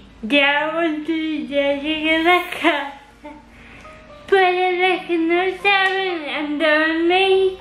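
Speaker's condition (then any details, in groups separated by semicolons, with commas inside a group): Cerebral palsy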